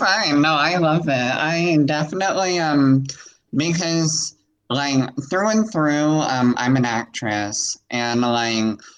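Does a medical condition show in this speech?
Yes: cleft palate; voice pretty nasal, altered vocal tonality, sometimes monotone quality, lowering pitch does not help.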